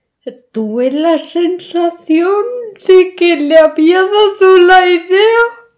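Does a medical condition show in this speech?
Yes: ALS; ALS, limb onset, right leg then left leg, then arms; hands and arms barely move, now affecting speech; increasingly hard to articulate, losing speech.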